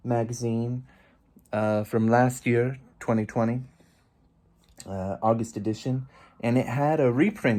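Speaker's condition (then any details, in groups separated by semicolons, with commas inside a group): No condition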